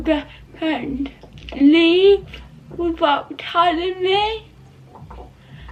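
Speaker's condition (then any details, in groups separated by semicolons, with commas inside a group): Cerebral palsy; speech affected, may be hard to understand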